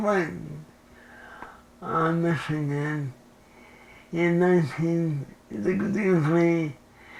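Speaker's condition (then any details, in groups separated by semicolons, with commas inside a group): ALS; about 15 years since diagnosis, hospice, oxygen or bipap nightly; diminishing breathing, episodes of barely breathing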